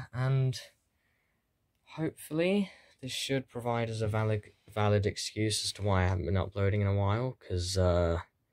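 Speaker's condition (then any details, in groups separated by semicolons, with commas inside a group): No condition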